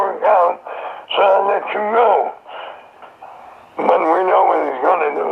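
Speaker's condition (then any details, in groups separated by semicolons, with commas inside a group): Throat cancer; survivor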